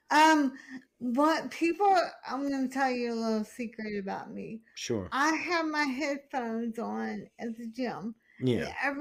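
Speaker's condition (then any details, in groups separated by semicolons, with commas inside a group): Hemiplegic cerebral palsy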